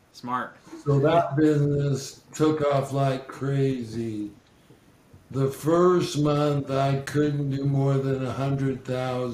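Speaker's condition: ALS; slurred speech, losing voice, still heard loud and clear

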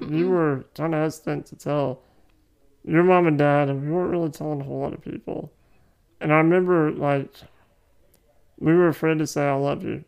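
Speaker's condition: Muscular dystrophy; rare form of muscular dystrophy, life expectancy uncertain

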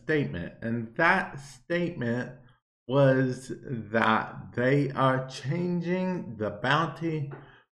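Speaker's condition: Cerebral palsy; affects speech a bit

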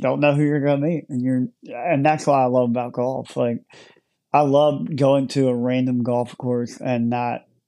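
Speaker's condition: Cleft lip and palate; born in Ukraine

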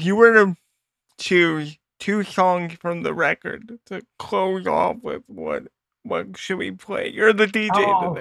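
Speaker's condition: Cerebral palsy, spastic quadriplegia; all four limbs

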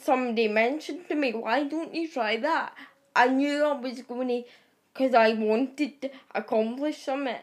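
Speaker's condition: Cerebral palsy; wheelchair user

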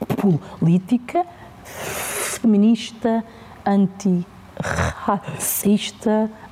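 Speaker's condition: Stuttering; fluency seen by others as varying day to day; effortful control to avoid stuttering, sometimes unavoidable, slow greetings, callers hung up, listeners must slow down; prolonged sounds, blocks

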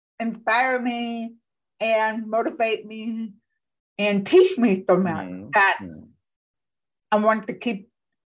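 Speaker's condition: Profoundly deaf; born profoundly deaf, learned speech and lip-reading growing up, no sign language, cochlear implant (bionic ear); speaks with own voice

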